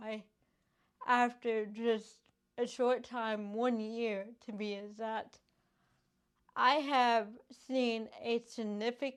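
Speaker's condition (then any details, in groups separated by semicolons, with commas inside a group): Cerebral palsy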